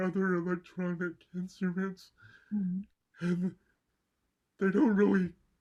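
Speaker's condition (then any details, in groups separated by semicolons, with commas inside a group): Cerebral palsy; mild left side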